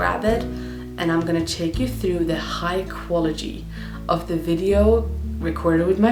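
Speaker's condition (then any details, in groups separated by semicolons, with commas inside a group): No condition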